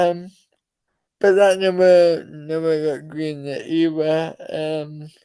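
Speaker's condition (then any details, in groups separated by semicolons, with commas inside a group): Cerebral palsy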